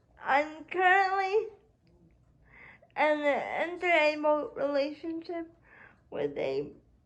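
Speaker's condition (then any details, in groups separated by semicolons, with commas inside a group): Cerebral palsy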